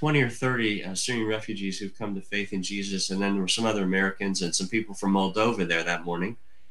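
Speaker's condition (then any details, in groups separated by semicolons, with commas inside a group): Cleft lip and palate; from birth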